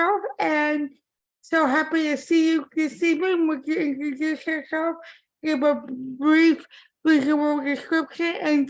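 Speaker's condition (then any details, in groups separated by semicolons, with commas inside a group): Cerebral palsy; from birth; impaired speech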